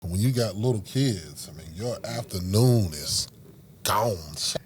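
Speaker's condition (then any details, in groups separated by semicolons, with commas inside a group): No condition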